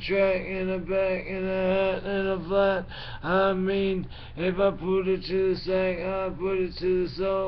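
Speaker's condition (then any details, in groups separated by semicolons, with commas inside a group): Brain injury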